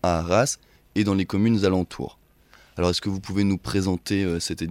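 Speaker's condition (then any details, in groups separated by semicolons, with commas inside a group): No condition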